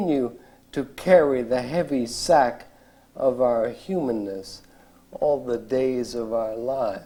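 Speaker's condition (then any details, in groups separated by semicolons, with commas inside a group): ALS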